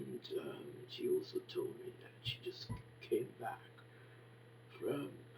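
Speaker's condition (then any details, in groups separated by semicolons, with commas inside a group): Facial palsy; can barely hear own speech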